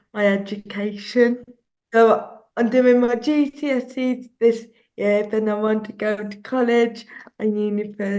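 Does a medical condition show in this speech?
Yes: cerebral palsy; some speech delay.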